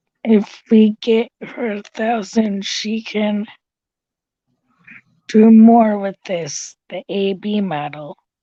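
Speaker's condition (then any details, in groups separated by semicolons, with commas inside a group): Cerebral palsy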